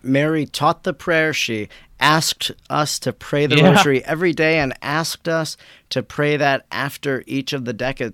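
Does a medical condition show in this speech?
No.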